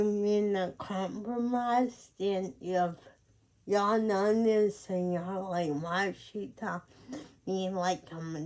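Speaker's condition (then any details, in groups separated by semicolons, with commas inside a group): Cerebral palsy; speech affected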